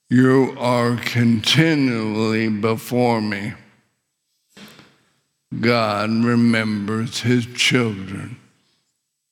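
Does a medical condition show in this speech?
Yes: ALS; struggles with swallowing, choked seriously on saliva, windpipe tightened, couldn't breathe.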